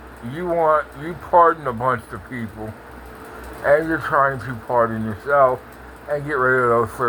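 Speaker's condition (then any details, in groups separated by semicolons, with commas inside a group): Parkinson's; speech impediment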